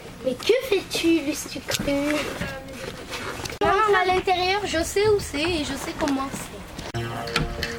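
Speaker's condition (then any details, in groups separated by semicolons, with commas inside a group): No condition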